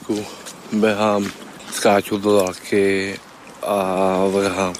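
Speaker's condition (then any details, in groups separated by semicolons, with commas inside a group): Down syndrome; present from birth; speaks very well, formulates answers, understands questions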